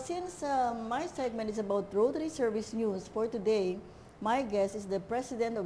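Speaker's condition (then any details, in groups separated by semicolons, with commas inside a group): No condition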